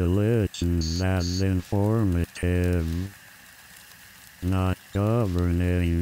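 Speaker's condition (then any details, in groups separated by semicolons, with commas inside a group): Amyotrophic lateral sclerosis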